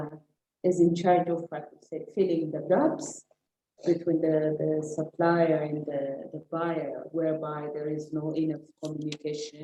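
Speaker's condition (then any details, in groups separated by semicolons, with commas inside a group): No condition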